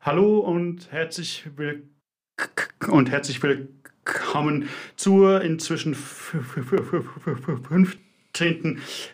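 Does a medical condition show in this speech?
Yes: stuttering; developmental, lifelong, possibly inherited, father stuttered, brother fluent, logopedic speech therapy, constant since second grade; blocks alternating with fluent stretches, greeting took nearly 3 minutes, not always eye contact; here prolonged sounds, blocks.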